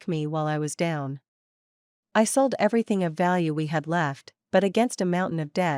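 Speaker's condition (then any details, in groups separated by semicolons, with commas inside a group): No condition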